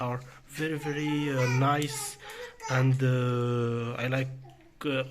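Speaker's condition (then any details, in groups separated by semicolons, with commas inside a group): No condition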